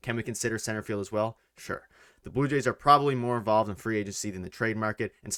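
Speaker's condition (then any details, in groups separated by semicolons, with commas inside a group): No condition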